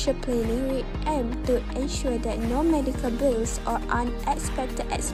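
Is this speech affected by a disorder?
No.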